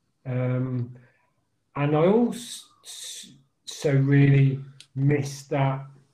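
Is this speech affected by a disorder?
Yes: stammer; stammer since childhood, hard reading aloud at school, phone calls, ordering train tickets, phone callers hung up thinking prank call; still stammers, lockdown impacted stammer, had mask made saying i stammer, you'll have to wait; sound, word and phrase repetitions, part-word repetitions, fillers like um and uh; here repeated sounds, blocks.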